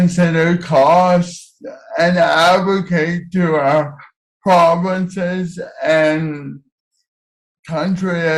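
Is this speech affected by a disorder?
Yes: cerebral palsy.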